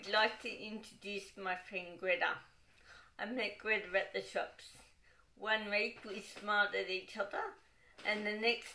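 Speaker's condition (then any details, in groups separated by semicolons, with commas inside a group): Cerebral palsy, dystonic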